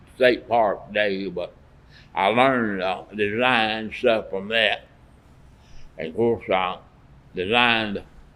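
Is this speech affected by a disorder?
Yes: Parkinson's.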